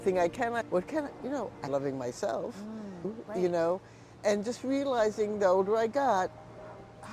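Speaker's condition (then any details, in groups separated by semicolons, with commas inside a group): No condition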